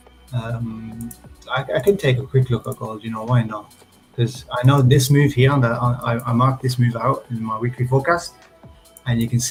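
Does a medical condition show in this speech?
No.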